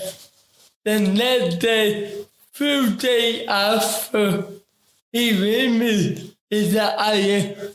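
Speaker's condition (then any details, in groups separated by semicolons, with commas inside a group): Ataxic cerebral palsy; affects talking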